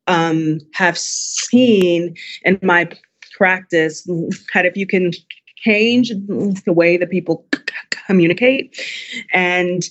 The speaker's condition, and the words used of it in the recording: Stuttering. So I'm a person who stutters.